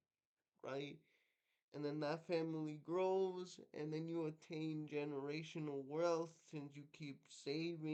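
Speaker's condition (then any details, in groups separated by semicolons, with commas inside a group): Cerebral palsy, mixed, mild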